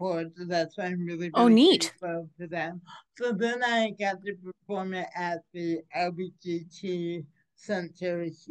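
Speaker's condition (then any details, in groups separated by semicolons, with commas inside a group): Cerebral palsy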